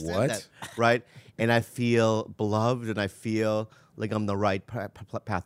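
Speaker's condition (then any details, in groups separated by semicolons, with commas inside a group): Stutter; worse when emotional; stuttered on a phrase while speaking emotionally, noticed by another speaker; repeated phrase start; repeated sounds, blocks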